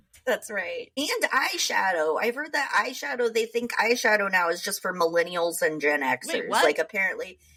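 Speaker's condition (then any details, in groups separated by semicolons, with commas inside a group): No condition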